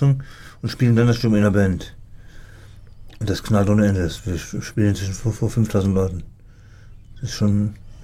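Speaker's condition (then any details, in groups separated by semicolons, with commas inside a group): Parkinson's disease; gets attacks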